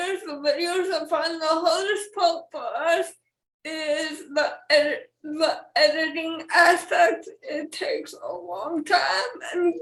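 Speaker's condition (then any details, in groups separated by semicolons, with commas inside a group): Cerebral palsy; speech issues, uses text-to-speech and speech-to-text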